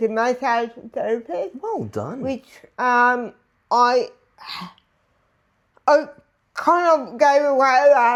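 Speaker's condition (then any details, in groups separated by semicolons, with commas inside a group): Disability affecting speech; cerebral palsy from birth, affects body; about 46 years since birth; voice and speech affected, speech therapy from age one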